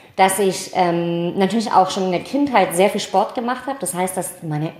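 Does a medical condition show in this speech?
Yes: cleft palate, mild.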